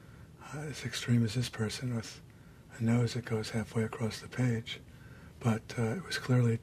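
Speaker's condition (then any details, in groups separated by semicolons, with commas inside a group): Parkinson's disease; diagnosed over a decade ago, about age 65; voice worn down by age and Parkinson's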